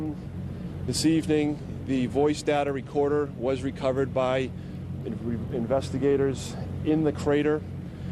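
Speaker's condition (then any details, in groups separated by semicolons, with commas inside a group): No condition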